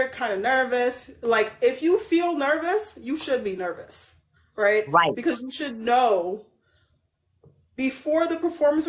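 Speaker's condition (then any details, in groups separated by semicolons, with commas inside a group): No condition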